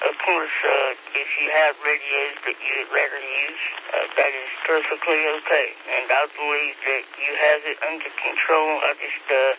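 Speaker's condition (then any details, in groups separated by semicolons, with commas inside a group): Speech impediment; apologizes for speech impediment while speaking on radio net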